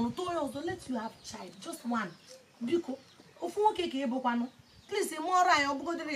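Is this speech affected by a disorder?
No.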